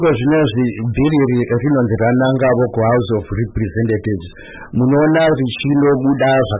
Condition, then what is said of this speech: No condition.